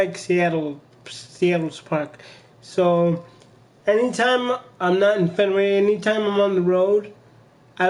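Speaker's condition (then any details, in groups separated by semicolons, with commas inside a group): Cerebral palsy; from birth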